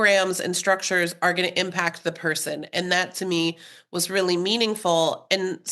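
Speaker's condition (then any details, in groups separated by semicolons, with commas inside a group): No condition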